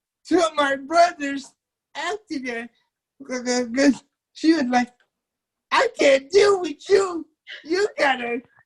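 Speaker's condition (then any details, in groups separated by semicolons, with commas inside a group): Cerebral palsy; 27 years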